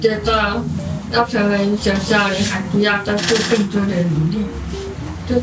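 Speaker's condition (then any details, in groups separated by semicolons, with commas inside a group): Hearing impairment; pink hearing aids, hearing impaired from childhood, first diagnosed sensory integration disorder, cannot hear shuttle without aids; formerly reluctant to speak, mother pushed speaking, now converses with hearing people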